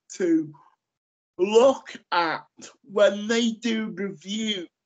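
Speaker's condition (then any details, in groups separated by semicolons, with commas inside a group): Cerebral palsy; lifelong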